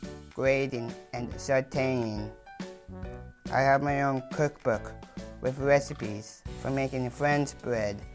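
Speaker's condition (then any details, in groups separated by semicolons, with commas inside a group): Down syndrome, trisomy 21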